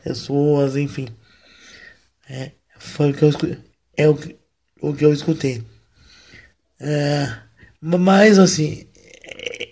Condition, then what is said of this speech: Cerebral palsy. Além da minha parte motora, também afetou um pouquinho a minha voz.